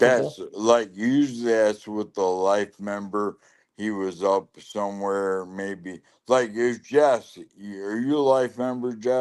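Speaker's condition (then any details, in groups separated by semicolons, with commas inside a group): Lou Gehrig's disease (ALS)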